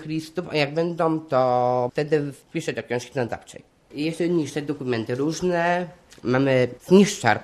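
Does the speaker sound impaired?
Yes: Down syndrome; intellectual disability, intermittent memory lapses, difficulty with arithmetic and counting money.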